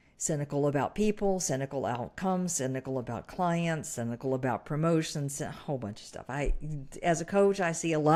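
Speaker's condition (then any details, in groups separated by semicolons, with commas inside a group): No condition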